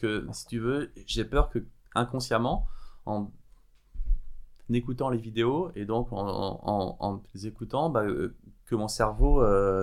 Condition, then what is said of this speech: Stuttering. Je suis un peu lent, hein, toujours, hein, voilà, donc, mais bon.